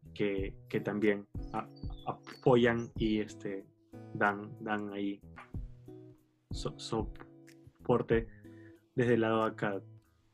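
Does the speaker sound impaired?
Yes: stuttering; adult stuttering; works on communicating with less struggle, stutters openly while speaking; blocks and disfluencies, difficulty saying presente at roll call, sound repetitions; here repeated sounds, repeated words.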